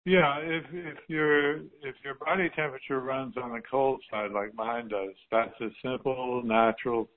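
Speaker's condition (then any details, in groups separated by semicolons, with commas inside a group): Parkinson's; some symptoms gradually improved with persistent proactive self-care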